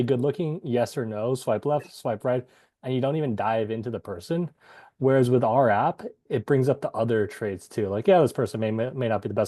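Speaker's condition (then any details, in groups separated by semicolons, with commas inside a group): No condition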